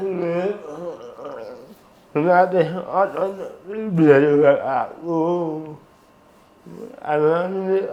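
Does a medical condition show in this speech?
Yes: cerebral palsy.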